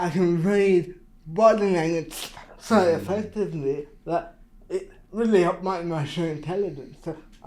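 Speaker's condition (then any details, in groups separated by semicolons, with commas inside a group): Cerebral palsy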